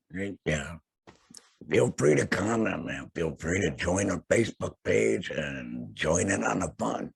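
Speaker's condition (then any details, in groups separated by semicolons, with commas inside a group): Laryngectomy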